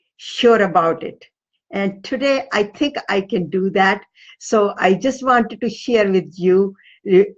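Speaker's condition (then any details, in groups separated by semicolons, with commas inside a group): No condition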